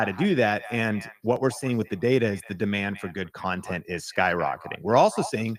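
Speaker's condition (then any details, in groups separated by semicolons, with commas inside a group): No condition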